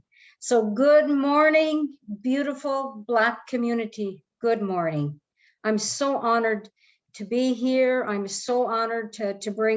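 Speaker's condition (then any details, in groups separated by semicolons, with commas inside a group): No condition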